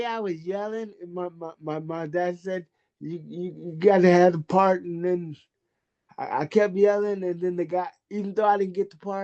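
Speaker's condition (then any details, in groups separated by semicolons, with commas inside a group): Cerebral palsy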